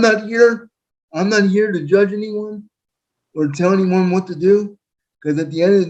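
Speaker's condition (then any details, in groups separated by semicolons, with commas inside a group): Quadriplegic cerebral palsy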